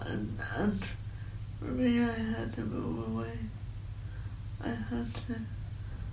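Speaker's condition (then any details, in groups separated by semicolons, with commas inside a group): Cerebral palsy; voice sounds a bit off-center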